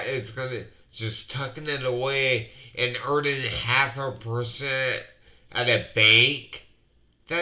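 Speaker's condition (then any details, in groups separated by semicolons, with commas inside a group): Multiple sclerosis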